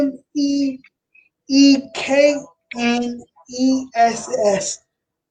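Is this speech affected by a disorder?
Yes: cerebral palsy.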